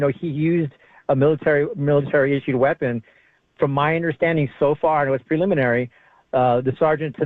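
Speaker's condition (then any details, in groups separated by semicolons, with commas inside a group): No condition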